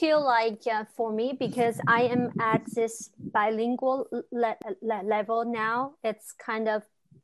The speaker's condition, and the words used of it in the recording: Stuttering. And my fear of stutter in English, it's like the lowest.